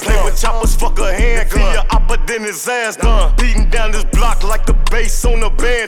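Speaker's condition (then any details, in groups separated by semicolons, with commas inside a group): No condition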